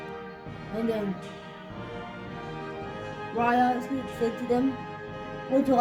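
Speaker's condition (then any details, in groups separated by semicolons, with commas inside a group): Cerebral palsy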